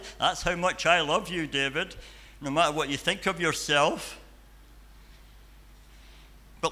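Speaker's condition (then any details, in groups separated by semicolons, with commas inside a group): Cleft palate and cleft lip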